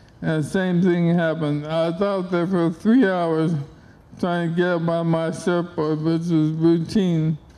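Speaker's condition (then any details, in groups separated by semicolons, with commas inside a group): ALS; onset left hand and arm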